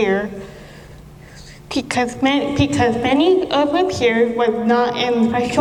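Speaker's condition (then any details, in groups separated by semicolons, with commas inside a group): Cerebral palsy; speech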